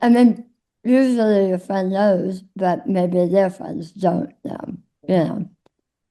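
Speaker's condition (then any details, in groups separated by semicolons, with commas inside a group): Tongue cancer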